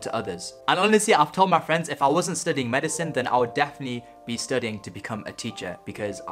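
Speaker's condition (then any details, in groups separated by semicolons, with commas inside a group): No condition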